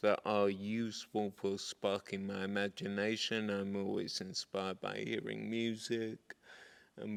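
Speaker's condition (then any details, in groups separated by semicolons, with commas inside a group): Multiple sclerosis, progressive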